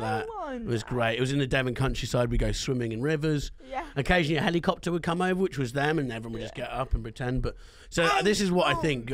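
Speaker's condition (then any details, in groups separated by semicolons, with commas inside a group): No condition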